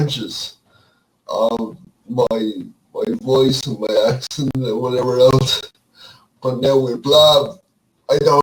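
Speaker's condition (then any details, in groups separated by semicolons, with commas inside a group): Cerebral palsy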